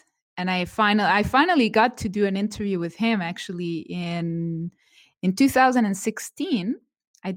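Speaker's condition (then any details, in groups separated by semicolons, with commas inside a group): No condition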